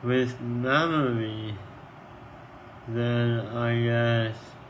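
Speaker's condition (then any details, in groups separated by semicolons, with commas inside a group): Tongue cancer surgery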